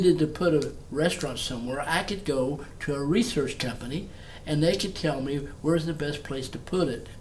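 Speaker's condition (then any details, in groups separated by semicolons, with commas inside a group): No condition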